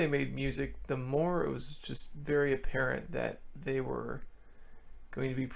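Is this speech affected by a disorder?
No.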